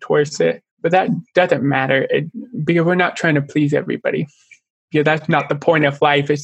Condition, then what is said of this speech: Deafness. So I always tell people that art is my first language because I struggle with speaking, because being born deaf, I didn't learn sign language until I was older.